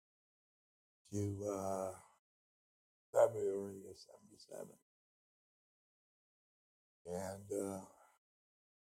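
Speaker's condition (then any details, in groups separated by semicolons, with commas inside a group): Speech impediment; possibly noticeable to listeners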